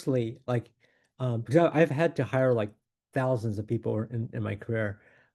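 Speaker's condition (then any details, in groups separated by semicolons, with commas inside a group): No condition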